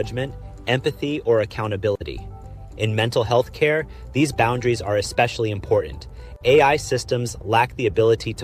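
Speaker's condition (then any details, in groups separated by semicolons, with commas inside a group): No condition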